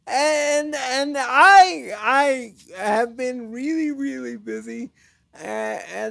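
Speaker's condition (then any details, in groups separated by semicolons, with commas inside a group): Cerebral palsy; types with one finger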